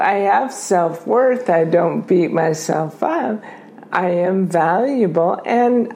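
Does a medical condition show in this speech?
Yes: ALS; diagnosis took a year, onset with falling while running and a limp, legs and arms basically paralyzed; tongue weakness, sounds as if after a couple glasses of wine.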